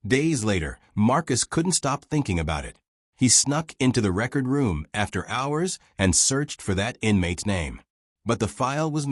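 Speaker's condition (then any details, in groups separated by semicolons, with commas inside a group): No condition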